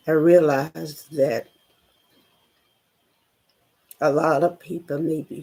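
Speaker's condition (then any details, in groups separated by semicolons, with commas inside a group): Spinal neurosarcoidosis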